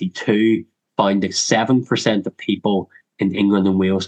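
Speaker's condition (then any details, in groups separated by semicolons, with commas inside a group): Cleft lip and palate; congenital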